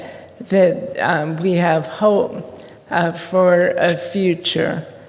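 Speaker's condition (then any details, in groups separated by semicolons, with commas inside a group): ALS; onset in feet, then hands and body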